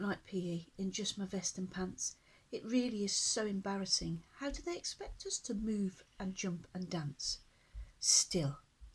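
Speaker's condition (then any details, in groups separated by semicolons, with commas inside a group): No condition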